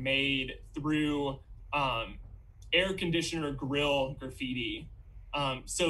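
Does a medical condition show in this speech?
No.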